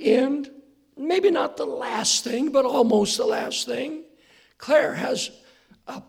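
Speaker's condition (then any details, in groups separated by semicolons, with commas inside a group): Hoarseness after vocal cord surgery; hoarse voice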